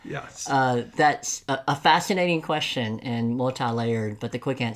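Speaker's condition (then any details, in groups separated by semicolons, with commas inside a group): Cleft lip and palate; listener heard 'palate' as 'pilot', self-described enunciation not always good, attributed to being from Tennessee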